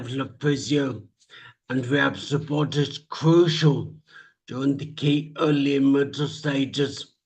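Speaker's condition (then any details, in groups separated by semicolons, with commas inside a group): Traumatic brain injury; speech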